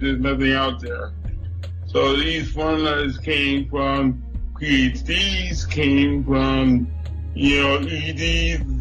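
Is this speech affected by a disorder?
Yes: cerebral palsy; cerebral palsy from birth, nosebleed and stopped breathing as newborn at home in Buffalo, no ambulance.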